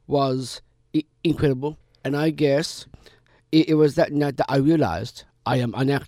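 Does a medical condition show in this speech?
Yes: Down syndrome.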